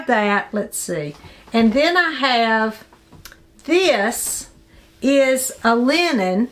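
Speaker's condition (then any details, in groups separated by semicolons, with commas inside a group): No condition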